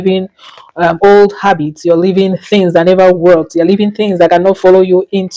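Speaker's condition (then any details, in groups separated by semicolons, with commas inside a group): No condition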